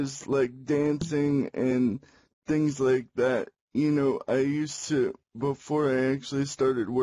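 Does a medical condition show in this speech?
Yes: cerebral palsy; can speak.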